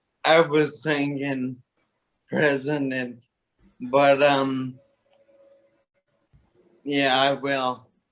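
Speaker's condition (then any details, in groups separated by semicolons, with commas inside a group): Toxic leukoencephalopathy, locked-in syndrome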